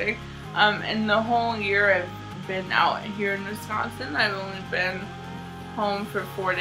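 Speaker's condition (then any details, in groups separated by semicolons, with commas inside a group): Cerebral palsy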